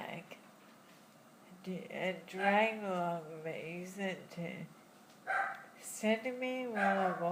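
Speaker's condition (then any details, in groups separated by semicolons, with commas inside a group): Friedreich's ataxia; diagnosed in childhood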